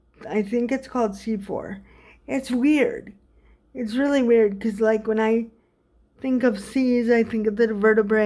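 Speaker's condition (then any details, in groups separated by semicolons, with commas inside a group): Cerebral palsy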